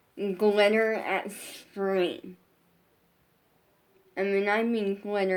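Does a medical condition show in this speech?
Yes: brain injury.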